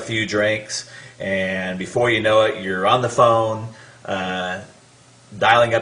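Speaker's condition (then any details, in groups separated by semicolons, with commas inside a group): No condition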